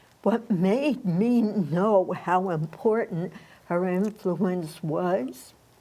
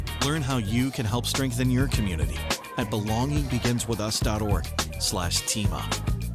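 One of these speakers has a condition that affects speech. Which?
The first: essential tremor; voice tremor.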